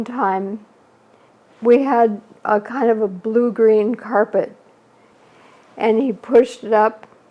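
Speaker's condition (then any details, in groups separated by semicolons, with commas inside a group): ALS; shortly after diagnosis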